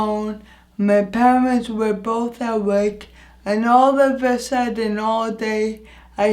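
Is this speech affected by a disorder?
Yes: anoxic brain injury; injury affects voice.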